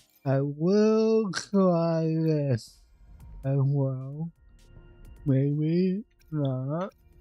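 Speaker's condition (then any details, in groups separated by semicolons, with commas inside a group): Cerebral palsy; affects voice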